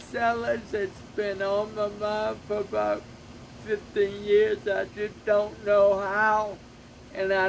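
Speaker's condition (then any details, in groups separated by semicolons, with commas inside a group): Cerebral palsy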